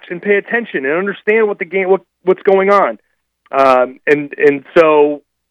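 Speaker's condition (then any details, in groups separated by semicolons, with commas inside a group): No condition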